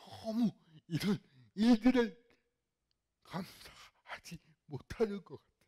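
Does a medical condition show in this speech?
Yes: cerebral palsy; fairly severe in childhood.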